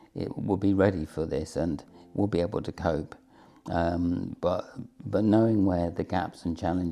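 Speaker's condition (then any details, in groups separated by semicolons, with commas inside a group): Motor neurone disease; uses wheelchair, extensive paralysis; bad breathing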